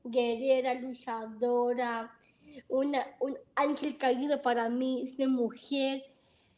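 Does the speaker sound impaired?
Yes: Down syndrome; present from birth, heart surgery; about 21 years since birth, ongoing therapies.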